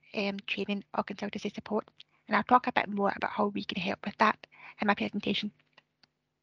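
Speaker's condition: Deafness; no sign language

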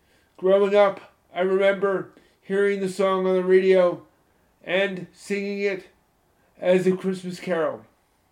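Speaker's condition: Spastic cerebral palsy, moderate

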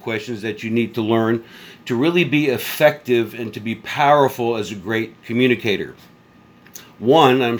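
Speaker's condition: No condition

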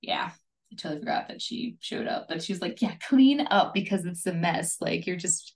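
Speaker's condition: No condition

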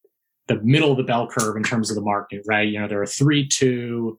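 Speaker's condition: No condition

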